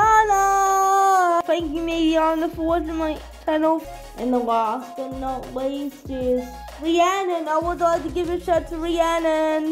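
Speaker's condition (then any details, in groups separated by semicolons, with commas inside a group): Cerebral palsy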